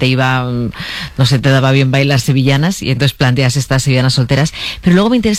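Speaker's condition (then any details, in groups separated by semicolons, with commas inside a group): No condition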